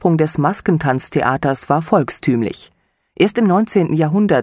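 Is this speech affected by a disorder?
No.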